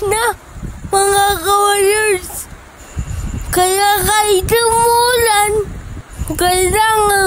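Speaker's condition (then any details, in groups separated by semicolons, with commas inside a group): Cerebral palsy; affects hands, cannot write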